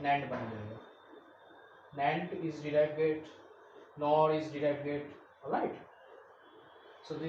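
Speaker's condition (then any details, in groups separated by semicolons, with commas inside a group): No condition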